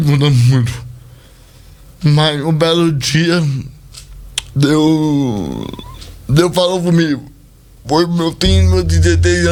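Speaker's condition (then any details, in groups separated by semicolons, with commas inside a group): Cerebral palsy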